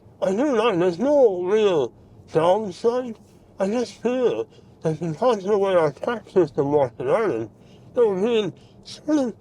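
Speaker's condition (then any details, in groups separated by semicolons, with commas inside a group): Mouth cancer surgery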